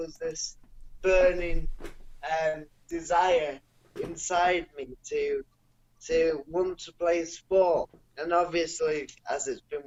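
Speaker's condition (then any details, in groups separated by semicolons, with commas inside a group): Cerebral palsy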